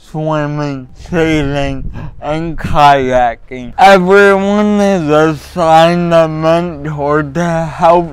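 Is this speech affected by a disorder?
Yes: cerebral palsy; voice often not understood.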